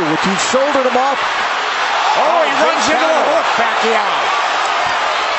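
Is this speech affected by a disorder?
No.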